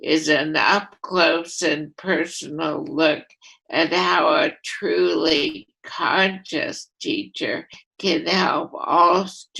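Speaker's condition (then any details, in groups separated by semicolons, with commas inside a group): Primary lateral sclerosis; voice affected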